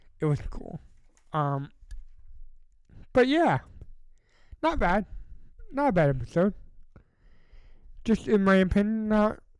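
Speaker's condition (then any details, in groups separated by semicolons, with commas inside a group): Cerebral palsy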